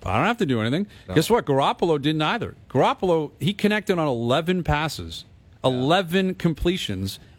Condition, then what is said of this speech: None; typical speech.